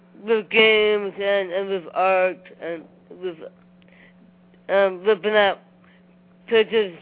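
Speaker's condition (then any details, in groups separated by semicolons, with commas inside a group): Down syndrome; present from birth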